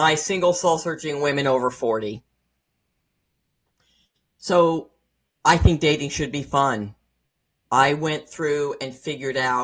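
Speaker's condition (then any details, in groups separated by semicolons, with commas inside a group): No condition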